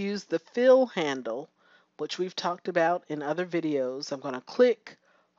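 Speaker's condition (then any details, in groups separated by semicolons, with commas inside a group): No condition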